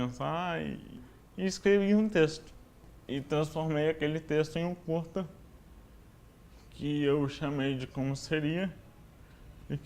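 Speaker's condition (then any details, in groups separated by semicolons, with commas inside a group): Cerebral palsy; affects motor coordination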